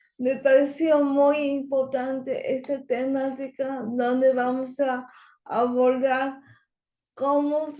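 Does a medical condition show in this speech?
Yes: cerebral palsy.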